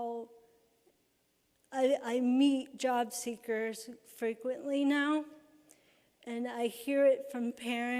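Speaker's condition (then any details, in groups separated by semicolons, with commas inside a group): Cerebral palsy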